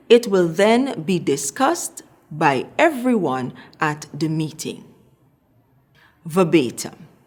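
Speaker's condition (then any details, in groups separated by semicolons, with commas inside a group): No condition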